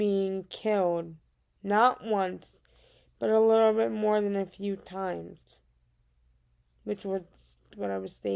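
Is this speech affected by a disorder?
Yes: cerebral palsy; diagnosed around age 2 or 3.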